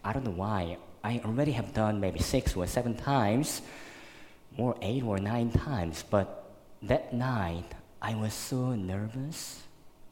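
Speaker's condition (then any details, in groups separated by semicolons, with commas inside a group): Cleft lip and palate, severe; fed formula and cow milk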